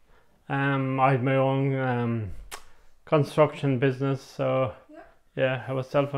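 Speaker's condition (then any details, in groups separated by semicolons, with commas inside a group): MND; onset right side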